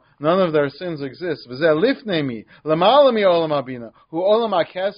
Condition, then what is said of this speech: None; typical speech.